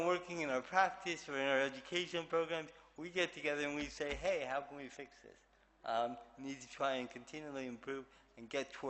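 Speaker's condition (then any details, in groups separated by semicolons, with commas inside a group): Cerebral palsy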